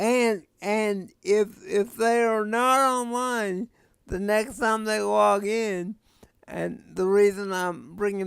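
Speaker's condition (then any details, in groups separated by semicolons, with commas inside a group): Cerebral palsy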